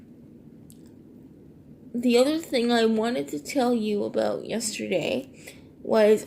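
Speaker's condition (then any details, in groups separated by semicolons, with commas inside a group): Cerebral palsy, triplegia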